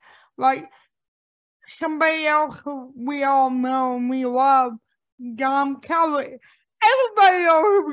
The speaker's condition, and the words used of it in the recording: Cerebral palsy. It's like, the one thing I always say is like queer, brown, disabled women with impaired speech, like we don't get those things, right?